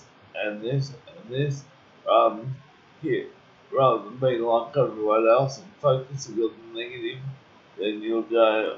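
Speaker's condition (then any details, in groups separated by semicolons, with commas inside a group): Cerebral palsy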